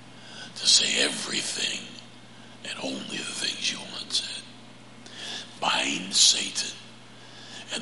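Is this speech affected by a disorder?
Yes: laryngeal cancer; deep raspy 'Batman voice', much weaker than before, prosthesis speech planned after laryngectomy.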